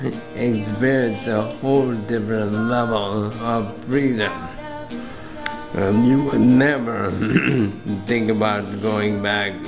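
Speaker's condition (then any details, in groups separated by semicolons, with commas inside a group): ALS; affects speech and breathing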